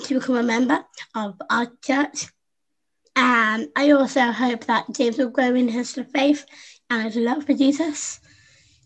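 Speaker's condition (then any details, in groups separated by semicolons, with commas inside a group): Down syndrome; adult woman, 25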